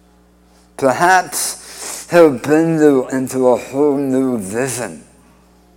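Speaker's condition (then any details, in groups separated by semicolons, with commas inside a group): Speech impediment after cancer surgery; speech impediment from reconstructed tongue tied to mouth floor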